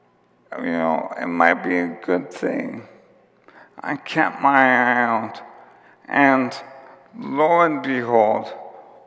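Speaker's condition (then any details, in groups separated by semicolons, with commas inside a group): ALS; onset with tiredness and clumsiness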